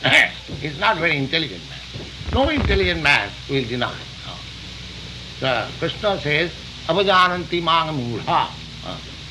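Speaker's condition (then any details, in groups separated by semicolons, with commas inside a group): No condition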